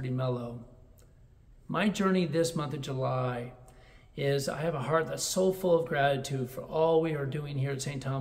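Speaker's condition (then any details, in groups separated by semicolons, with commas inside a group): No condition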